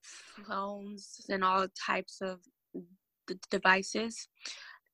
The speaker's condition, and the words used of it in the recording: Stuttering. It's easier to like speak when I know I'm not being observed.